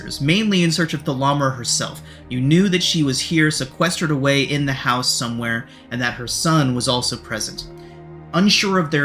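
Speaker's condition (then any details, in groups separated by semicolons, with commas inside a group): No condition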